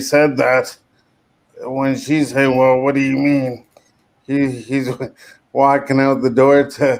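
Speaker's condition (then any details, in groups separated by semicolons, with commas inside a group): Cerebral palsy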